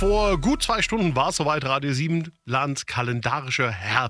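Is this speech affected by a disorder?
No.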